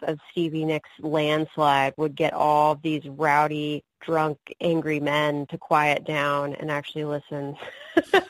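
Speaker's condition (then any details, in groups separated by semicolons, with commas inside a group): No condition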